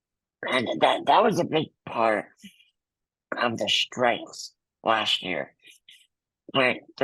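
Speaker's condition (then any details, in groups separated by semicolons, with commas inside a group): Muscular dystrophy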